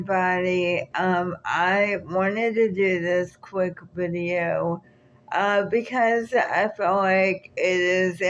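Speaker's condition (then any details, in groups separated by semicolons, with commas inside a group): Cerebral palsy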